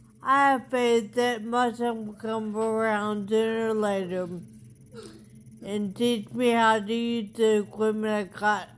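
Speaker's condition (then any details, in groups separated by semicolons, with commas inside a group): Traumatic brain injury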